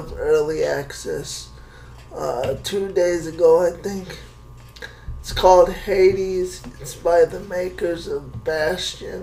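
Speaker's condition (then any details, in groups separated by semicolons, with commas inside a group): Cerebral palsy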